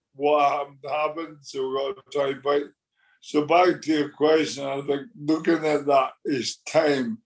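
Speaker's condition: Motor neurone disease; progressive

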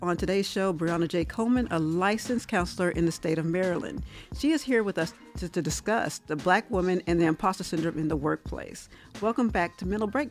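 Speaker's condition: No condition

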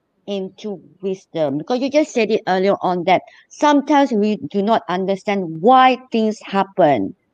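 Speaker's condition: Cleft lip and palate; born with speech impediment from palate break, about 1 to 1.5 years speech therapy

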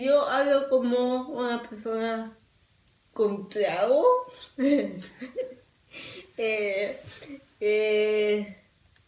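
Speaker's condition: Cerebral palsy; speech affected, improves with exercise and speech therapy but never normal, sounds drunk, talks a lot

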